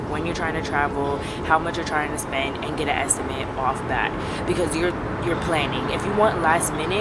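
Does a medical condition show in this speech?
No.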